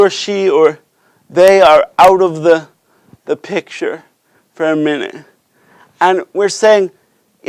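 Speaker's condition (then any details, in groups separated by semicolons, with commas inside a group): Cerebral palsy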